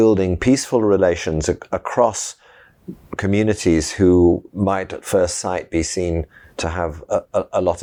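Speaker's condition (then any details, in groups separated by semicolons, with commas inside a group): No condition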